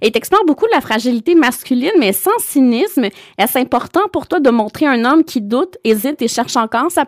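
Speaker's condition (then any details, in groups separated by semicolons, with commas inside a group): No condition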